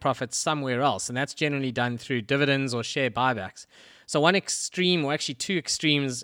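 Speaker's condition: No condition

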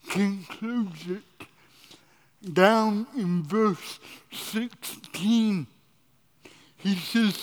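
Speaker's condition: Cerebral palsy

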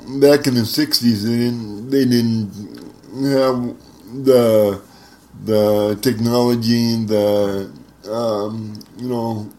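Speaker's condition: Spastic cerebral palsy; uses wheelchair

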